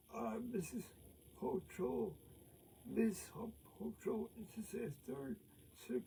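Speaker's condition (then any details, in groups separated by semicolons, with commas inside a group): Cerebral palsy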